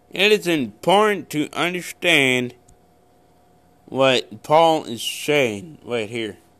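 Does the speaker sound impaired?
Yes: cerebral palsy; born with condition.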